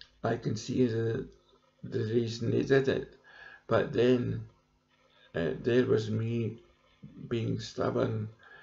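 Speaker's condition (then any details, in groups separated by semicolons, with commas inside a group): Cerebral palsy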